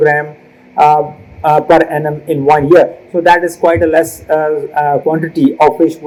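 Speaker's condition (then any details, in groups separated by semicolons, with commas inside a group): No condition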